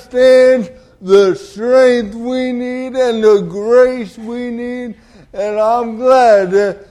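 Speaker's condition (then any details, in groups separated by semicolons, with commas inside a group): Cerebral palsy; Kennedy Krieger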